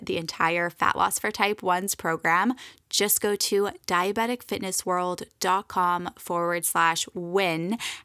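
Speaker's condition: No condition

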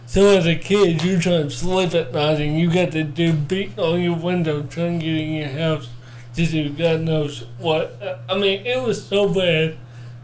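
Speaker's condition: Cerebral palsy; born not breathing

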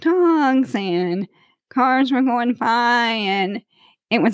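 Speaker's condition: ALS; voice affected when tired or talking too much, voice banked years ago for computer

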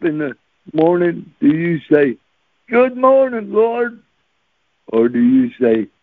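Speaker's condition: Cerebral palsy; since birth

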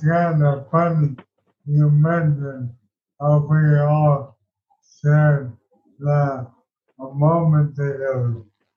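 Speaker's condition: ALS

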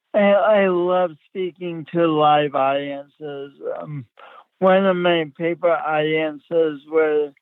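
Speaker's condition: Speech impediment; since childhood

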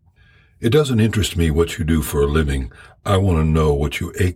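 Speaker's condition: No condition

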